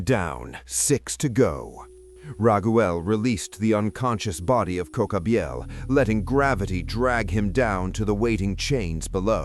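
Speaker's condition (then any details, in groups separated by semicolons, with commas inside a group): No condition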